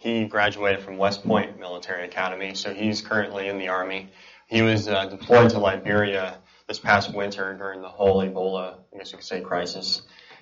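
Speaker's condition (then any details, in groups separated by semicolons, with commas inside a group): Cleft palate and cleft lip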